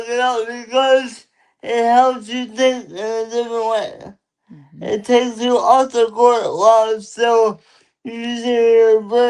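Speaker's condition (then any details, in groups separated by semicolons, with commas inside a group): Cerebral palsy; lifelong; limited energy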